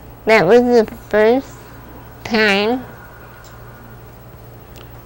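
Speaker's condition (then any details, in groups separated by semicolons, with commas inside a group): Spinal muscular atrophy; cannot swallow five years, tube fed, daily breathing treatments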